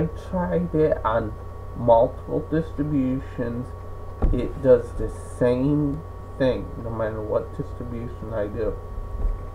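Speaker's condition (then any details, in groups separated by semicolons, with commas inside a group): Cerebral palsy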